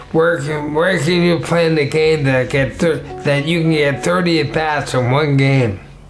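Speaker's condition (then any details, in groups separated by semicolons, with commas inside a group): ALS; 7 years after onset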